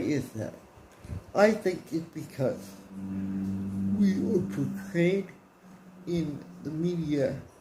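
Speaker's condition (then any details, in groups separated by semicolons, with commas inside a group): Athetoid cerebral palsy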